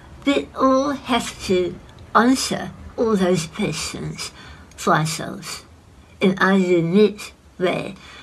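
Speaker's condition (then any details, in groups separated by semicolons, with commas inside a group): Head and neck cancer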